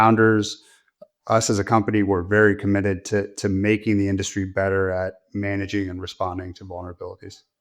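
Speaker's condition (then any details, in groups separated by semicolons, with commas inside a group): No condition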